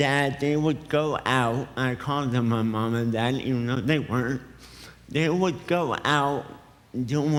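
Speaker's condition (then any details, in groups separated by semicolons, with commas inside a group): Cerebral palsy; affects speech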